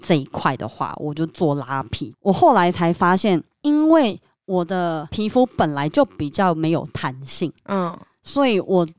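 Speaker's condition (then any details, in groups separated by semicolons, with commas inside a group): Submucous cleft palate; submucous cleft palate since childhood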